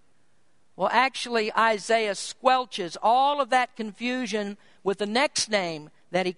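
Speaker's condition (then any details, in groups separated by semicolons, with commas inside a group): No condition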